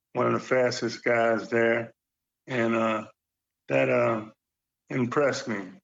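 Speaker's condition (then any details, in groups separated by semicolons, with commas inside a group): Parkinson's; Parkinson's disease for quite a while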